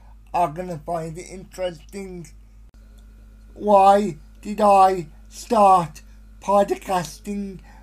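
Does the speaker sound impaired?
Yes: spastic quadriplegic cerebral palsy; most severe type, present since birth, uses electric wheelchair driven himself.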